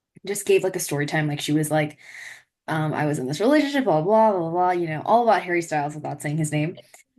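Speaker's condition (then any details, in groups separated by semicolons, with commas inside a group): No condition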